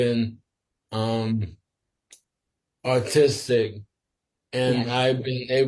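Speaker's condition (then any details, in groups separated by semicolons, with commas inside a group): Sporadic ALS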